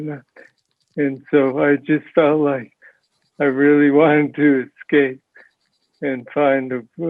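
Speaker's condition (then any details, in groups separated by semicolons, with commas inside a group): Parkinson's disease; young onset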